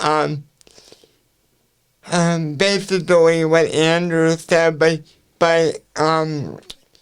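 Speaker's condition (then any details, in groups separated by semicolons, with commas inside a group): Cerebral palsy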